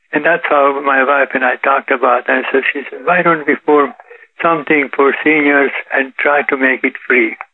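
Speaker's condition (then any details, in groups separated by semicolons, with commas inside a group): Parkinson's disease; symptoms not detectable by others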